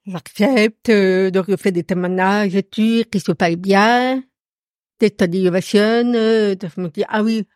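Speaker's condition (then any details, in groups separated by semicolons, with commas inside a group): Profound deafness; noticeable to everyone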